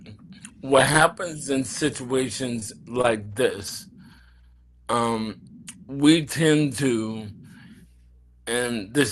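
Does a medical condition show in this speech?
Yes: ALS; throat muscles affected, speech slowed.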